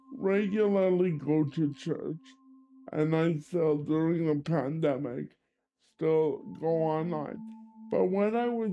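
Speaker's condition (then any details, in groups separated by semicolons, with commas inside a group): Cerebral palsy; limited hand dexterity, cannot write; very slow typing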